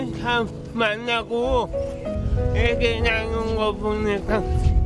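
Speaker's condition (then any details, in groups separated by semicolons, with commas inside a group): Cerebral palsy; legs affected, one leg shorter, limited movement; grade 2 disability, walks long distances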